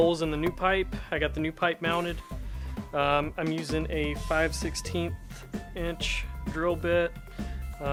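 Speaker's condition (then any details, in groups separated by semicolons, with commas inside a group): No condition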